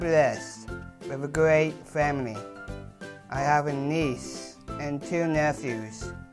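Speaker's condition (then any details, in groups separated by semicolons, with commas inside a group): Down syndrome, trisomy 21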